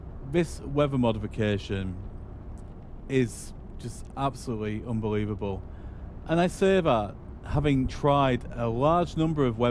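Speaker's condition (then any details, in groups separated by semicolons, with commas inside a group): No condition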